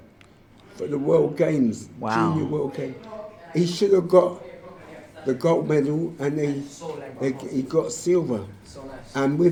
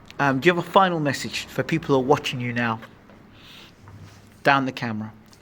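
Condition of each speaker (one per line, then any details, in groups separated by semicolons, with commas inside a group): Motor neurone disease; affects muscles and nervous system; rapid progression
No condition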